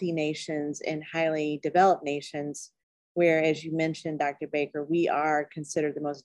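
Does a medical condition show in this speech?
No.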